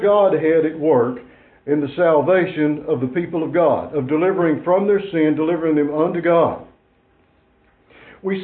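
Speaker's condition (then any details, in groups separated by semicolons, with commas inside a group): No condition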